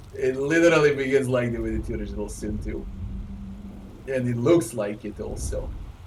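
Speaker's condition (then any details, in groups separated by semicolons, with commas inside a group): No condition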